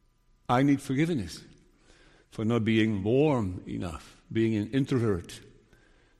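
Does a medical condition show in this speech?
Yes: Parkinson's disease; diagnosed 5 years ago, very slow progression per neurologist; sometimes stutters and blurs words, still preaching.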